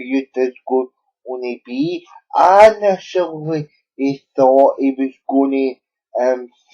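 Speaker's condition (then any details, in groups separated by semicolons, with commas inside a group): Cerebral palsy; unable to walk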